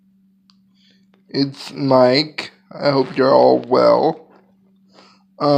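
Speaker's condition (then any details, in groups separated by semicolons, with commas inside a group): Cerebral palsy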